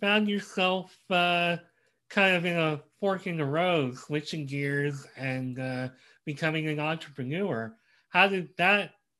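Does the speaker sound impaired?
Yes: cleft lip and palate; congenital.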